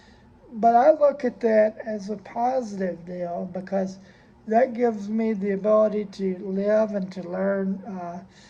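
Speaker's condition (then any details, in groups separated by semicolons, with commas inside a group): Cerebral palsy; spasticity, muscle stiffness, baclofen pump; baclofen pump eases stiffness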